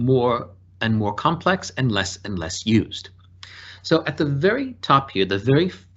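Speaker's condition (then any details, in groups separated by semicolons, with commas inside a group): No condition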